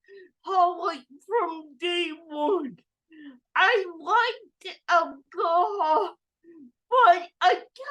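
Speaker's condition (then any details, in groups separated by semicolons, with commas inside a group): Cerebral palsy; oxygen deprivation at birth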